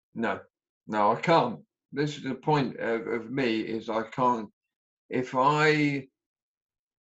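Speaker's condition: Aphasia after stroke; stroke during 10-hour operation, about 40% leg movement, walks, six months rehab in Northampton; about ten years since stroke, self-described aphasia stage seven of seven; slower than wished, number and calendar errors, early mutism except yes/no, relearned swallowing, failed throat Botox

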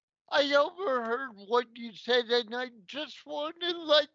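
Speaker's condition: Cerebral palsy; takes a while to walk off stage

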